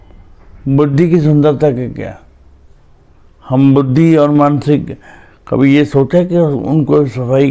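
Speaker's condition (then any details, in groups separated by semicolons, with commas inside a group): Cerebral palsy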